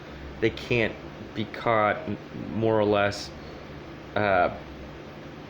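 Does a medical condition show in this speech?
No.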